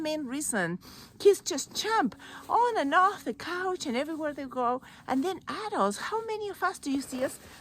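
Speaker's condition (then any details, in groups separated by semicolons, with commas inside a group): No condition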